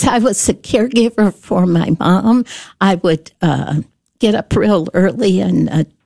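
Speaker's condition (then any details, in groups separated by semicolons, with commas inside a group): Spasmodic dysphonia; voice problem, speech gets out of whack, still able to speak if careful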